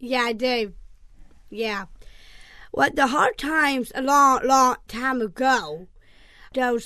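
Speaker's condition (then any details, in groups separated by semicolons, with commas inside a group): Down syndrome; delivering doctor concerned at once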